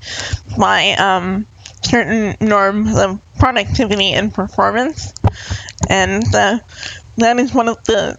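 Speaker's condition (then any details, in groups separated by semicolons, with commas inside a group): Cerebral palsy; uses wheelchair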